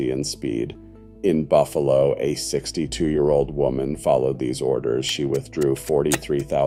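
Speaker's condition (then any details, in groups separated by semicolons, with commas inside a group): No condition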